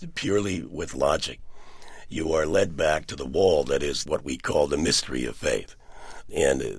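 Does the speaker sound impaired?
Yes: partial laryngectomy for throat cancer; 80% larynx removed, Cleveland Clinic experimental surgery attaching left neck muscles, long-term trach; unable to speak about two years, once sounded like Brando, voice now improved but noticeably altered.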